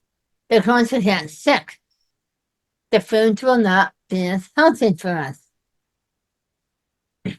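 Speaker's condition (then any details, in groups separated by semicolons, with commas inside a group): Myasthenia gravis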